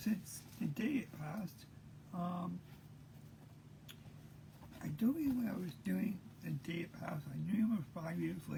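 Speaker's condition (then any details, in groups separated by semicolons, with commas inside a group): Cerebral palsy; present since birth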